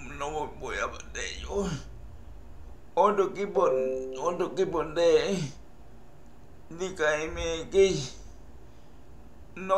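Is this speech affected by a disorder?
Yes: cerebral palsy; uses wheelchair.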